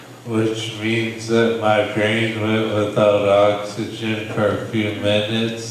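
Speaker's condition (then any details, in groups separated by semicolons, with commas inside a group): Brain injury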